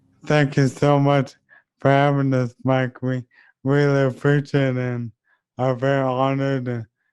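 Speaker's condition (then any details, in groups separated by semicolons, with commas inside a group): ALS; leg onset, speech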